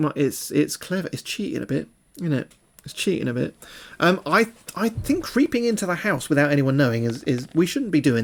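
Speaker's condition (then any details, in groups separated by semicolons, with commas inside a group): No condition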